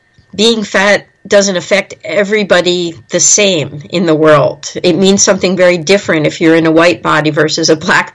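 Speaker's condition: No condition

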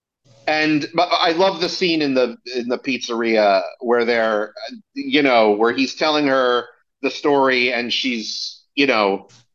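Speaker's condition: No condition

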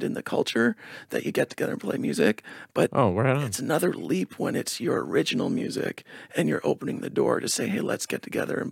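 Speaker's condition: Spasmodic dysphonia; lower voice less consistent, higher pitch more pinched but words get out

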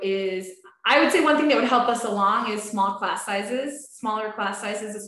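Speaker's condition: No condition

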